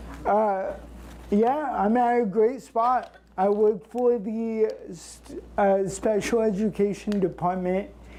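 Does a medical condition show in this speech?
Yes: cerebral palsy; since birth.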